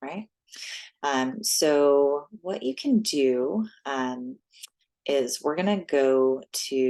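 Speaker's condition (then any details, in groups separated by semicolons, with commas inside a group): No condition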